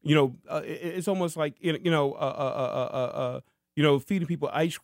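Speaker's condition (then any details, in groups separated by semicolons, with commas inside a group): Stuttering; long part of life; stutter disappears in character on stage, stutters in everyday talk, Samuel Jackson advised putting character before voice; repeated sounds, repeated words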